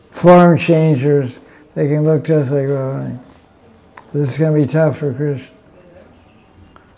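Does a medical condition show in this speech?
Yes: deafness; relies on audience feedback for volume.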